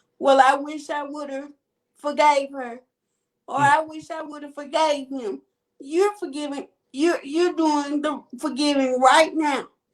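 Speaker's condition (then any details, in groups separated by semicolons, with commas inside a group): Cerebral palsy; quadriplegic type, all four limbs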